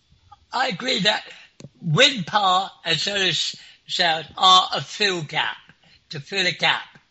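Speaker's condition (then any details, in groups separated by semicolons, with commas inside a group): Clinically deaf; clinically deaf since school age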